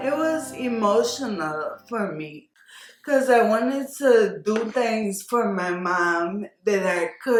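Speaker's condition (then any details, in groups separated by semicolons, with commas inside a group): Cerebellar ataxia; hereditary spinocerebellar ataxia, cerebellum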